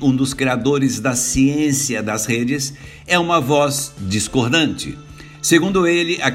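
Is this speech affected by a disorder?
No.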